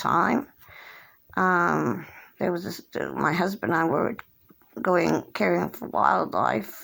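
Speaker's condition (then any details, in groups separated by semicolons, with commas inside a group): Cerebral palsy; since birth, hand tremors; age 57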